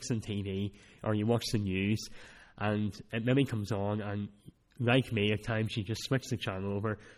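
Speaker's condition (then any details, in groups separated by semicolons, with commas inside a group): Cleft palate; speech not that clear at times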